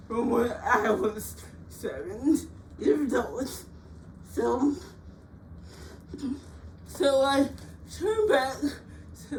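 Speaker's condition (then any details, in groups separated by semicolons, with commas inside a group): Cerebral palsy; frequent speech therapy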